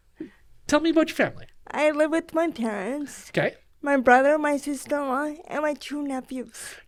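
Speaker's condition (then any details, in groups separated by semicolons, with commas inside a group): Cerebral palsy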